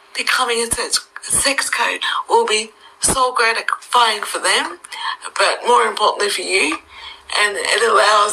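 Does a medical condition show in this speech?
Yes: cerebral palsy; wheelchair user, needs support worker, none available pre-ndis.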